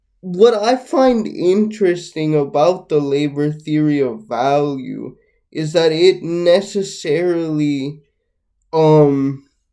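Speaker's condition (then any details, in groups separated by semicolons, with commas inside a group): Cerebral palsy, mixed, mild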